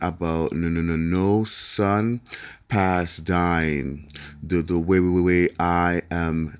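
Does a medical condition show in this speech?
Yes: stuttering; stuttering since childhood, onset in Jamaican countryside; stuttered joke once misheard by listener as something ugly; here repeated sounds, repeated words, prolonged sounds.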